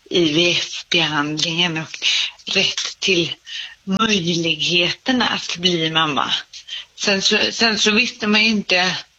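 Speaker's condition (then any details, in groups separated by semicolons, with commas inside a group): Cerebral palsy; congenital, motor effects, walks and stands, whole body somewhat affected, poorer balance; speech slightly affected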